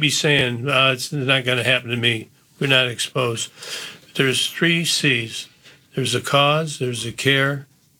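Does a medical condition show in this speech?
Yes: Parkinson's disease; first symptom hand cramping, diagnosed about 11 years ago, progressive; drooling stage, does regular exercise.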